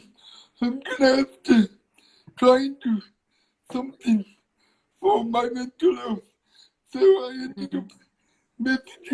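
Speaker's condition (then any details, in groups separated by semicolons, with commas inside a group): Cerebral palsy; singing lessons developed singing voice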